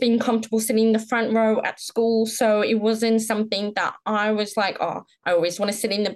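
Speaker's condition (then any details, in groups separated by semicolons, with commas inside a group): Profound deafness, congenital, profound; born profoundly deaf, right cochlear implant since infancy, left cochlear implant also; did not enjoy wearing both implants, poor experience with left implant, implant hidden by hair; speech considered pretty good, often assumed hearing, often mistaken for British accent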